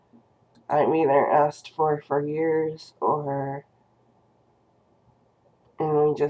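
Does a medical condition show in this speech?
Yes: cerebral palsy.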